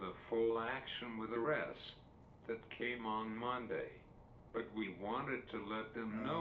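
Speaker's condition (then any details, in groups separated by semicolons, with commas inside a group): Cerebral palsy; uses wheelchair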